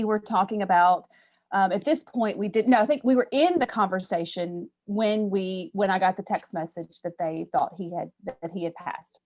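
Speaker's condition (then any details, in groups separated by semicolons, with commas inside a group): No condition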